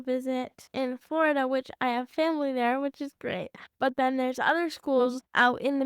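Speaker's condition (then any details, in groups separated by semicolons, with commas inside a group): Cerebral palsy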